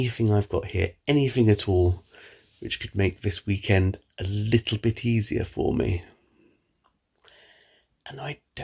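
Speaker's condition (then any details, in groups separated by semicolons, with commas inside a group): No condition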